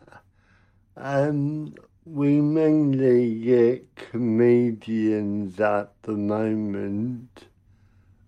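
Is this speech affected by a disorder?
Yes: cerebral palsy; congenital.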